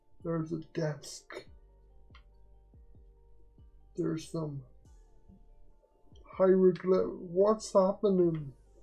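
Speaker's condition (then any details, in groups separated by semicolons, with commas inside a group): Quadriplegic cerebral palsy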